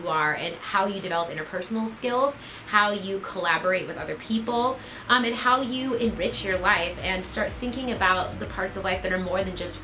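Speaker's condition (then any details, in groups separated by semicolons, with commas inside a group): No condition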